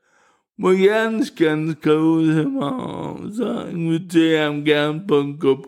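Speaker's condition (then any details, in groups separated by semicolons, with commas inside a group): Cerebral palsy; wheelchair user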